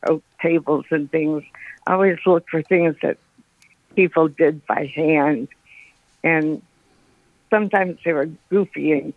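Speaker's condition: Parkinson's; recent onset

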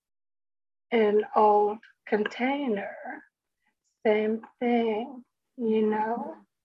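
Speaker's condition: Speech impediment; needs extra time to speak

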